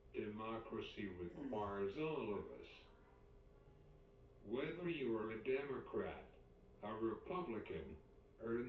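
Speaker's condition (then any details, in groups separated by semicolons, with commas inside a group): Cerebral palsy; uses wheelchair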